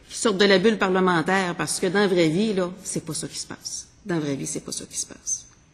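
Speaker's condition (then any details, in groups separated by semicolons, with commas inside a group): No condition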